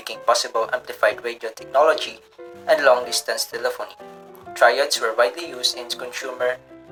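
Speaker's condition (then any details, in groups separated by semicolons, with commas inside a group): No condition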